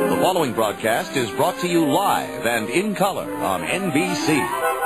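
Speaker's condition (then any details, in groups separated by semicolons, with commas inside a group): No condition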